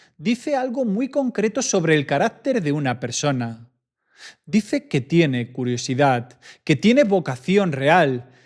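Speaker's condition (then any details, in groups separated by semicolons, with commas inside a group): No condition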